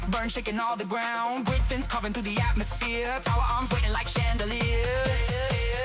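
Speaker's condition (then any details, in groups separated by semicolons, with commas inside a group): No condition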